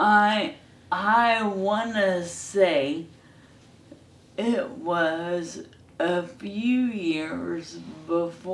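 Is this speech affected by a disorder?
Yes: ALS; hand onset.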